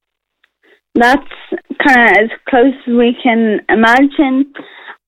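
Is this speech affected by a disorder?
Yes: Friedreich's ataxia; rare progressive neuromuscular disease, nerve damage, muscle weakness, mobility loss; awaiting HSE reimbursement decision on Skyclarys, drug that slows progression.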